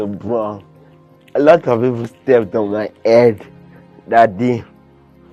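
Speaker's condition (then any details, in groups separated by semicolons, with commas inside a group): Cerebral palsy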